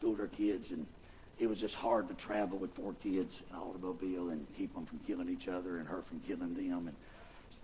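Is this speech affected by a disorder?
Yes: vocal fold paralysis, bilateral; speaks with false vocal folds; voice worse than before, Kermit-the-Frog-like, irritating, pushes much air.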